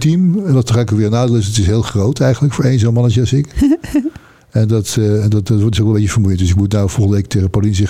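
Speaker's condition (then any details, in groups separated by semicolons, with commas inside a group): Parkinson's disease; about two years since diagnosis, boxing classes for Parkinson's patients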